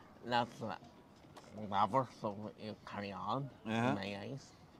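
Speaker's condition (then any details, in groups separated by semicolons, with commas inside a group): Cerebral palsy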